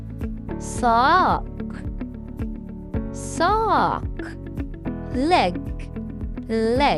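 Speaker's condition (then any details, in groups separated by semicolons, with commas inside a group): No condition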